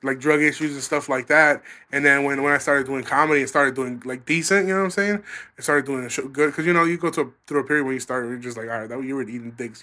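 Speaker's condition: No condition

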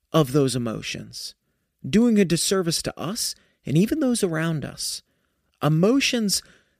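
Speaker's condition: No condition

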